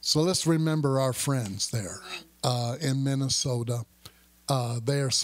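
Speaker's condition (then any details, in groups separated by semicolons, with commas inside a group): No condition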